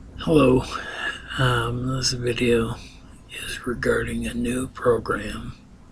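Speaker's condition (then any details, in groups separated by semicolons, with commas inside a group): Ataxia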